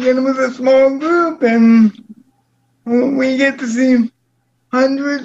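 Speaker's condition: Cerebral palsy; diagnosed age 2, intervention at Danville Child Development Center, Apple 2gs computer, full-time aide at school

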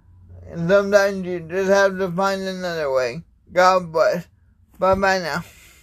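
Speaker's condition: Cerebral palsy

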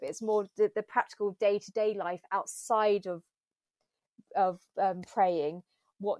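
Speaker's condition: No condition

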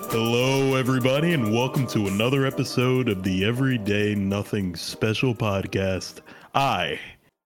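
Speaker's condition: No condition

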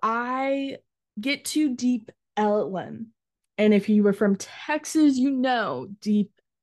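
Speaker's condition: Stuttering; stumbles on own name, now stutters freely without guarding speech; prolonged sounds

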